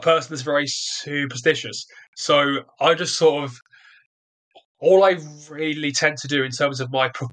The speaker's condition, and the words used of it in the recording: Stuttering. Even speaking to you now, obviously I have a stutter, but I'm trying to ignore the fact that I'm making those